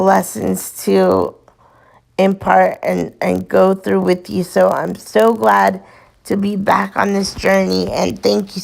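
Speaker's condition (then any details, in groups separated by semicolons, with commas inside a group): Cerebral palsy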